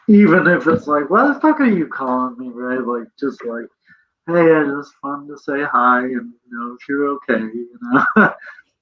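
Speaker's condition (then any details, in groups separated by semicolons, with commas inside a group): Cerebral palsy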